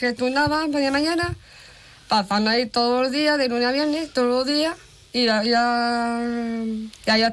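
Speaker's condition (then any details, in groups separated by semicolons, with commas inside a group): Down syndrome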